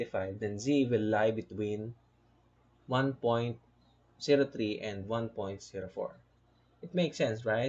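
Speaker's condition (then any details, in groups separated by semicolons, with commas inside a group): No condition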